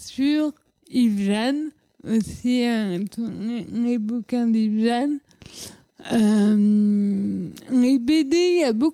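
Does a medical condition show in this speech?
Yes: cerebral palsy; childhood speech.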